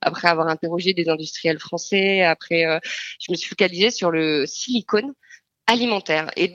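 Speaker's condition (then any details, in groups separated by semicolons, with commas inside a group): No condition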